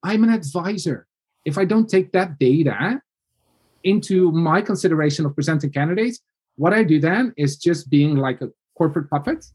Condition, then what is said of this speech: None; typical speech.